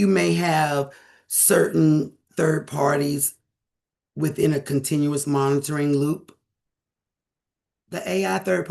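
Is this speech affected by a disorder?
No.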